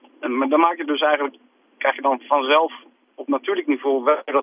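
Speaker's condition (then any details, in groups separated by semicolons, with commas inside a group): No condition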